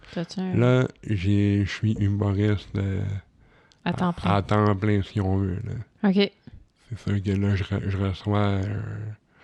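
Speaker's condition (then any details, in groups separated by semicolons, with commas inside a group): Cerebral palsy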